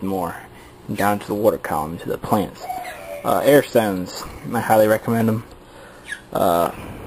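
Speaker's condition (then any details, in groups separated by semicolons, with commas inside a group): No condition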